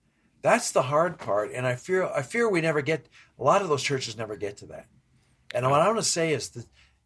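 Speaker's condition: No condition

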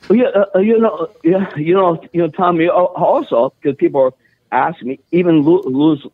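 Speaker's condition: Stutter; stutter since birth, years of therapy incl. marbles in mouth and facial needles, persistent into adulthood; mild stutter, frequent word and phrase repetitions; less stuttering when singing or speaking in cadence, only slight stutter as adult; repeated sounds, repeated words

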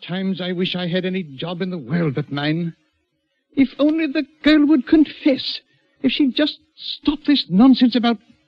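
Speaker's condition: No condition

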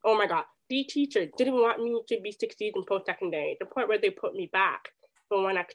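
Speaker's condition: Deafness, hard of hearing; communicating and speaking

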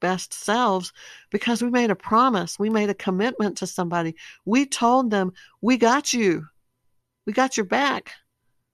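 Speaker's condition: No condition

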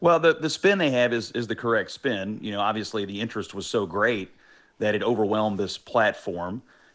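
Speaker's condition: No condition

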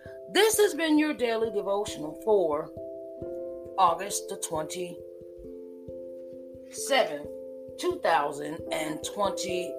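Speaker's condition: No condition

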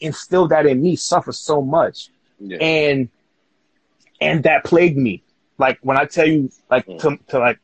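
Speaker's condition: Stuttering; stutter since about age 4, severe kindergarten through high school and college, lung surgery for severe asthma; turning 36, self-rated stutter about 3 of 10, still audible; stutter reduced from 10 to 3 by self-retraining pitch and speaking rate; repeated sounds, repeated words

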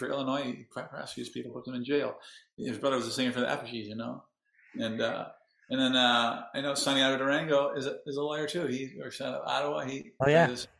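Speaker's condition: Parkinson's disease; 19 years since

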